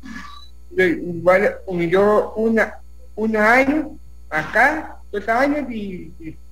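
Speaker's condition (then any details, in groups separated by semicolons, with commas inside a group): Down syndrome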